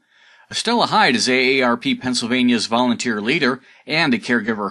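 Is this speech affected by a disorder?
No.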